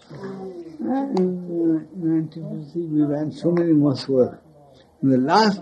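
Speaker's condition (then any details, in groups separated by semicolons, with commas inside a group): Speech loss after head injury; speech lost after accident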